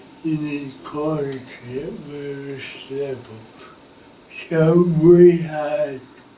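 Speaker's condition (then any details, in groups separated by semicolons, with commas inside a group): Cerebral palsy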